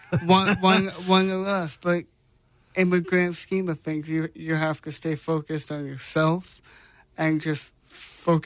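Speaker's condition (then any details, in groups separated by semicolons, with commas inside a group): Cerebral palsy; congenital, paralyzed left hand, 10 corrective left foot surgeries, 9 screws, steel plate in foot; slow reaction time, does not drive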